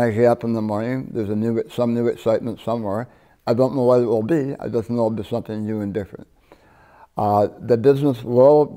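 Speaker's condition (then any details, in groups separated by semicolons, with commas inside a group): Partial glossectomy for tongue cancer; one third tongue removed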